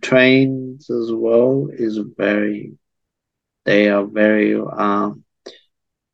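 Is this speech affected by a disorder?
Yes: cerebral palsy.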